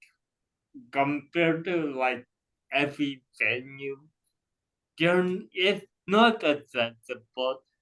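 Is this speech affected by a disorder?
Yes: cerebral palsy.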